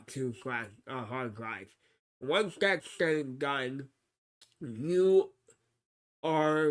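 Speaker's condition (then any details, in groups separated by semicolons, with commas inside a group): Cerebral palsy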